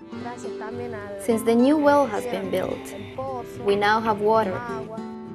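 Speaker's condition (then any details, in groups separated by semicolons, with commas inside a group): No condition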